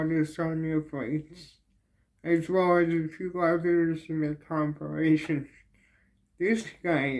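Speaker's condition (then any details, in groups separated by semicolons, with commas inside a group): Cerebral palsy; speech affected by cerebral palsy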